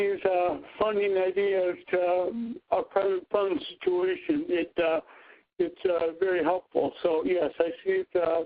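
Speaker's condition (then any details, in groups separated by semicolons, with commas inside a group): Cerebral palsy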